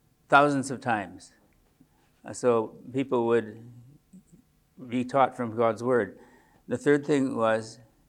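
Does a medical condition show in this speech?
Yes: Parkinson's disease; age 74.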